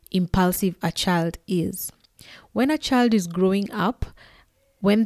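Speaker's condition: No condition

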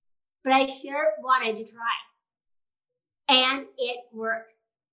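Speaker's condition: Down syndrome

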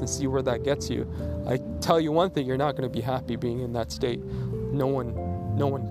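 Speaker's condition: No condition

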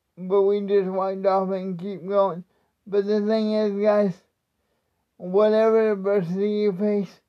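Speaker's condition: Cerebral palsy; speech not affected by disability

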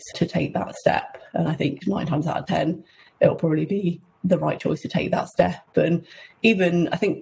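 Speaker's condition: No condition

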